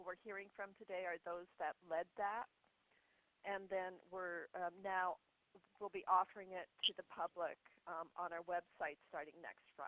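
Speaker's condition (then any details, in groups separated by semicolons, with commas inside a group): No condition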